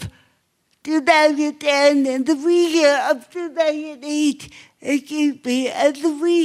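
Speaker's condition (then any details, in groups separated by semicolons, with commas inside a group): Cerebral palsy; obvious speech impairment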